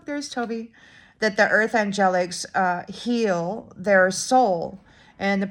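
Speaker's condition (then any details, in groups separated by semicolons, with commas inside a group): No condition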